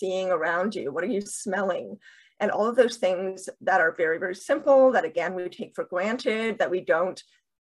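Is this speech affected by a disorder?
Yes: deafness with cochlear implants, bilateral cochlear implants; uses two cochlear implants.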